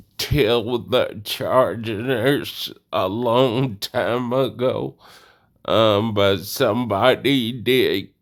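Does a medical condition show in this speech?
Yes: cerebellar degeneration and ataxia.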